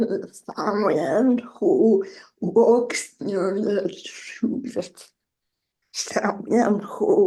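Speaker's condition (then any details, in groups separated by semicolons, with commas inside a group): Generalized dystonia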